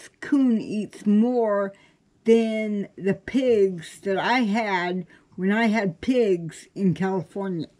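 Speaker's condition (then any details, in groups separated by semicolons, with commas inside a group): Cerebral palsy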